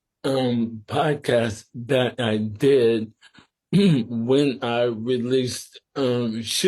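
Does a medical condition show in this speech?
Yes: sporadic ALS.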